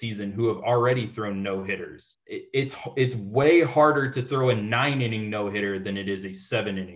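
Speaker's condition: No condition

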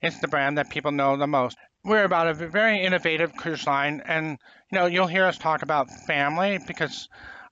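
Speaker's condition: Profound hearing loss, congenital

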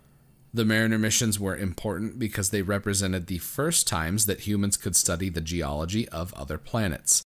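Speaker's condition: No condition

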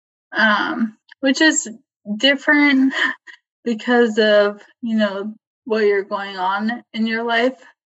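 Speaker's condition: ALS, limb onset; diagnosed at age 25

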